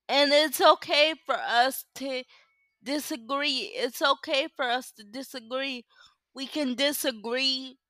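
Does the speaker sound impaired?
Yes: cerebral palsy.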